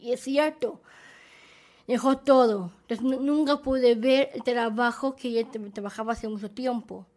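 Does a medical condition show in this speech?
Yes: Down syndrome; present from birth.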